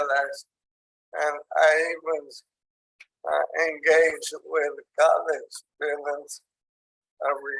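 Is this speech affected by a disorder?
Yes: ALS; onset in hands and arms, tracheostomy.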